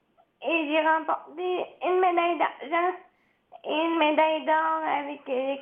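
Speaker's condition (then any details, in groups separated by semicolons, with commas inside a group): Cerebral palsy; since birth, wheelchair user since birth, needs care from a helper; age 20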